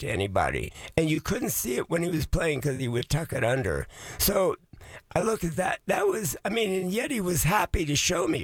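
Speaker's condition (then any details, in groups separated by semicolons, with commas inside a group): Voice changed after vocal cord surgery; vocal cord surgery about two years ago, man aged 81; voice changed since surgery, likened to Miles Davis after surgery, may sound less clear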